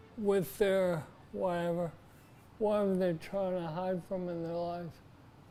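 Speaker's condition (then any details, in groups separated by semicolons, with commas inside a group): Parkinson's disease; onset in teens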